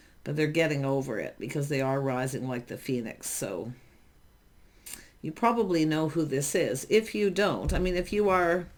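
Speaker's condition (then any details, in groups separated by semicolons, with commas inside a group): No condition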